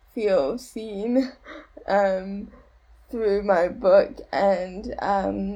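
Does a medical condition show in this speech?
Yes: cerebral palsy; age 29.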